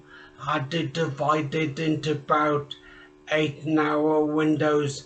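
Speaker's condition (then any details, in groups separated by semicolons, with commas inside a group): Traumatic brain injury; speech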